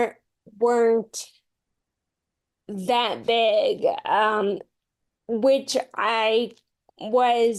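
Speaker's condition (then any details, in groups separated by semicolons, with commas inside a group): Friedreich's ataxia; progressive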